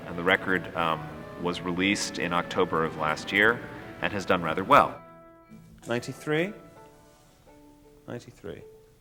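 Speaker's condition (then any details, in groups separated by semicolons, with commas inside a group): No condition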